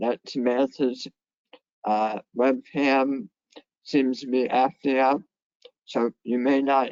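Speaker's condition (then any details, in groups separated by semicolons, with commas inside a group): Head and neck cancer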